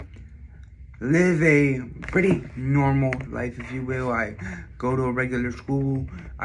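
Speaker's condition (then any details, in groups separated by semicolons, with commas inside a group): Cerebral palsy; left hand weaker, affects coordination, balance, gross motor movement; ongoing physical and occupational therapy, gait training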